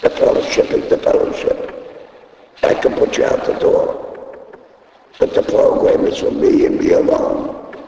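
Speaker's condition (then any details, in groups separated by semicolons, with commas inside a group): Laryngectomy; device placed in throat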